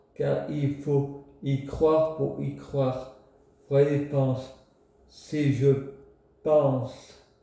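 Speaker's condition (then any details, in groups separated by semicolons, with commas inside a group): Multiple sclerosis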